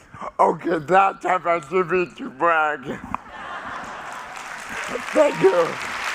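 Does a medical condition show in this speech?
Yes: cerebral palsy.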